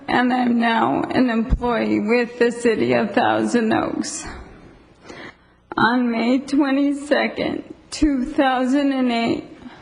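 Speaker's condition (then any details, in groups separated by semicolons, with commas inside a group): ALS; diagnosed about six weeks ago; speech audibly affected, swallowing and breathing issues, worsening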